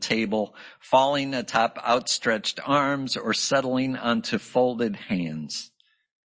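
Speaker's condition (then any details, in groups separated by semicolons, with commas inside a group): No condition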